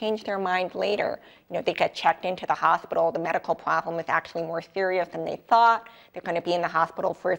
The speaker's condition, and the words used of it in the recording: Deafness. Yeah, I maybe have an accent that's slightly different.